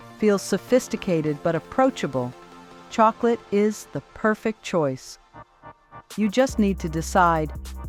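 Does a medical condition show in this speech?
No.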